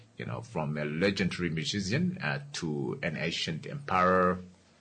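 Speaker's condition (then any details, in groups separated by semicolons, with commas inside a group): No condition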